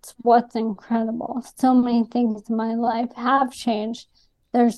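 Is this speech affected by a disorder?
Yes: ALS; speech affected by ALS, noticeable on podcasts and shows.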